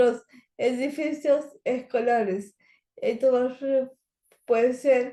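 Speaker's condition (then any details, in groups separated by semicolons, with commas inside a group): Cerebral palsy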